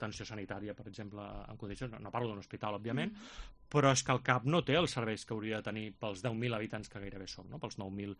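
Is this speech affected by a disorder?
No.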